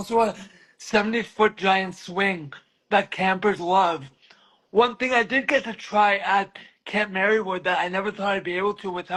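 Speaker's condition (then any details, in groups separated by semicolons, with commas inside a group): Cerebral palsy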